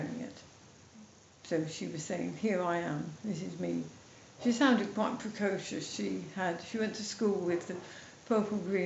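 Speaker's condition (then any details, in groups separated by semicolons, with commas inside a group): MND, mild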